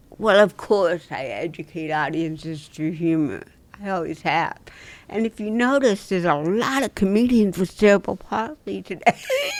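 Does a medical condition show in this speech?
Yes: dystonia.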